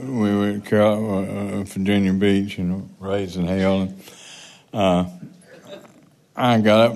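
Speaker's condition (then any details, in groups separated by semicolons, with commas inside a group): Parkinson's; speaking seated instead of at podium because of fall risk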